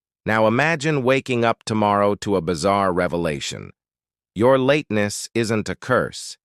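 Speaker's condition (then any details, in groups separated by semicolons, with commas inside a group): No condition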